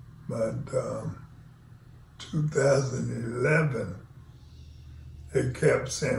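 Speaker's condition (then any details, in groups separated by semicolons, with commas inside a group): ALS; onset left foot drop, then left leg weakness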